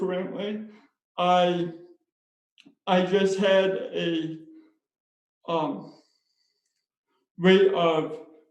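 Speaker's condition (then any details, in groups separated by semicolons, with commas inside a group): Spastic cerebral palsy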